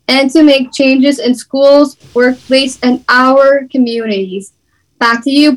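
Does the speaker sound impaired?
Yes: Down syndrome; visible disability.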